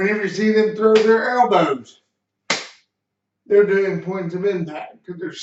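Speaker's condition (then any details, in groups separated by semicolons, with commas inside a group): Cerebral palsy; slight speech impediment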